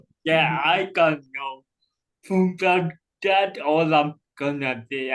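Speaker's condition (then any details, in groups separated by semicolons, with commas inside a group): Cerebral palsy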